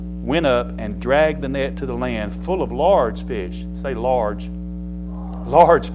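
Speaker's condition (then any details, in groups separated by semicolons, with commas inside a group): No condition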